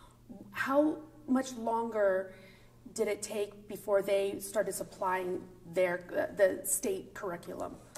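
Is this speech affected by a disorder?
No.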